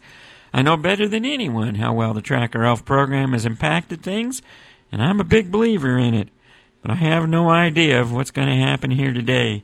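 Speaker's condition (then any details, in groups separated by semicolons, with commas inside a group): No condition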